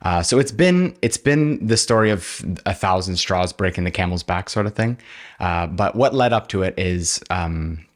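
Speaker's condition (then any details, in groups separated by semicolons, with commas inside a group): No condition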